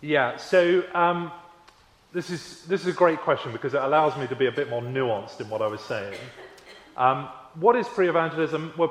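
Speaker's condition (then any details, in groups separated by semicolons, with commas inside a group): No condition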